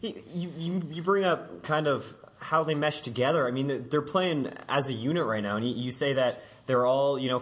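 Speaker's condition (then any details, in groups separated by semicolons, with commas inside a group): No condition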